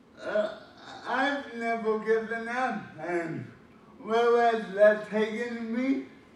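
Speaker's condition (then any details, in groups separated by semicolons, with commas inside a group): Cerebral palsy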